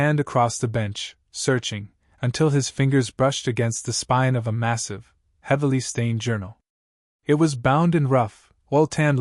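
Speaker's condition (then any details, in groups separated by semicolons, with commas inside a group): No condition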